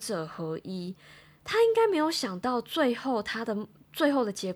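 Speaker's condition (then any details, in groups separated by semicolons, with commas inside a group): No condition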